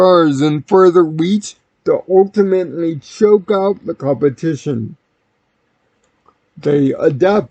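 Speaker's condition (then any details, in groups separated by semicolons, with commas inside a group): Cerebral palsy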